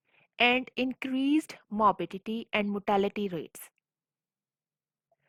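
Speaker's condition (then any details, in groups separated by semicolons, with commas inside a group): No condition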